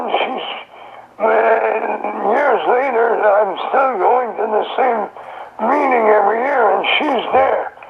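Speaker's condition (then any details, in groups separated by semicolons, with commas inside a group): Throat cancer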